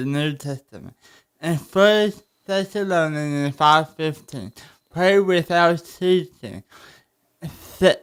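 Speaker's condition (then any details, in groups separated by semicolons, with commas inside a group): Cerebral palsy; spine surgery; able to walk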